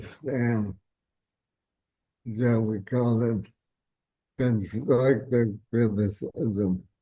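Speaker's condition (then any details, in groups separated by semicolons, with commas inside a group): ALS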